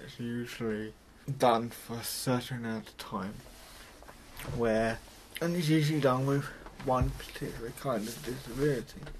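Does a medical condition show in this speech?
Yes: cerebral palsy, mild.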